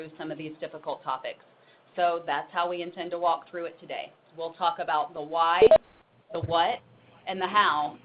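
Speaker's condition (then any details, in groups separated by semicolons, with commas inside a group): No condition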